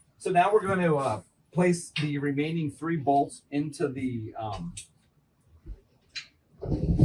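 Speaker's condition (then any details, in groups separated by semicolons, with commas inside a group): No condition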